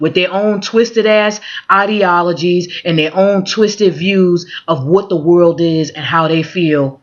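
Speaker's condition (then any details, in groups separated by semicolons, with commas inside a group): No condition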